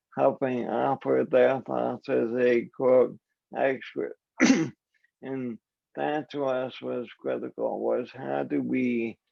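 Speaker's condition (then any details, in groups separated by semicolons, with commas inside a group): ALS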